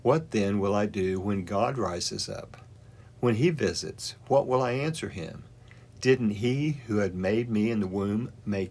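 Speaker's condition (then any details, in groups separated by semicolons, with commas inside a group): No condition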